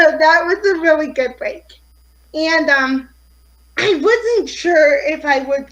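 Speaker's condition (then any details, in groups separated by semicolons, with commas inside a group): Cerebral palsy; affects fine motor skills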